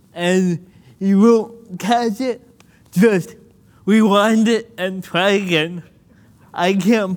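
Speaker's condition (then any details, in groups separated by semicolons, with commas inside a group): Cerebral palsy; motor deficits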